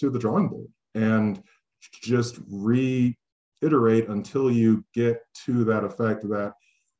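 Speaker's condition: Stuttering; lifelong stutter, cannabis reported to help stuttering; repeated sounds, blocks

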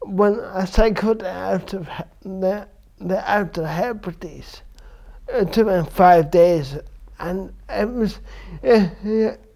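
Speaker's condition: Cerebral palsy; from birth; affects verbal speech

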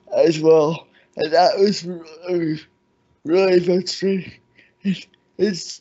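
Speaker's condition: Cerebral palsy; cerebral palsy since childhood

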